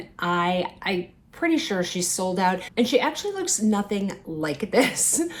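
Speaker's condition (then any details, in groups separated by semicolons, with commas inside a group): No condition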